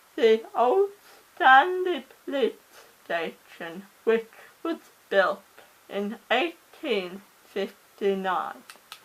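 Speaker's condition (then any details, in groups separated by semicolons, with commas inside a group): Cerebral palsy; oxygen starvation at birth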